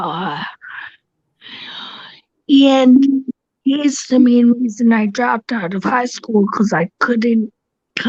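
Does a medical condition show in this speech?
Yes: cerebral palsy; tracheotomy.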